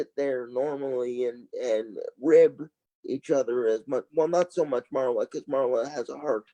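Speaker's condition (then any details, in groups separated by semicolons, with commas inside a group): Cerebral palsy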